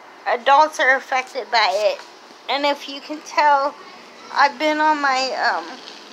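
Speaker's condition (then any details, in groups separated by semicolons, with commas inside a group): Cerebral palsy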